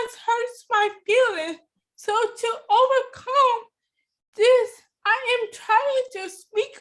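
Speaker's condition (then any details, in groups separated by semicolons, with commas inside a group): Cerebral palsy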